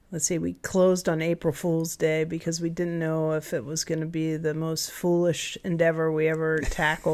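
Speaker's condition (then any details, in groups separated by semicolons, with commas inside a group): No condition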